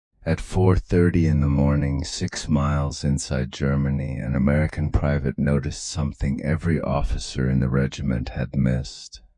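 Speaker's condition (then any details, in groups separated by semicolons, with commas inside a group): No condition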